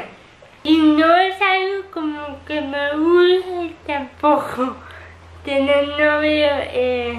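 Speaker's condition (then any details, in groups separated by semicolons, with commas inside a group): Cerebral palsy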